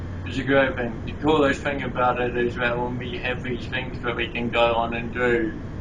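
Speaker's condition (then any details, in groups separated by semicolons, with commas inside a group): Cerebral palsy; mild brain injury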